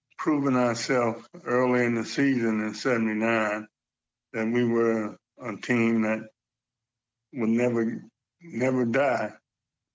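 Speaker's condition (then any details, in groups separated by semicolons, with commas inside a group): Parkinson's; age 70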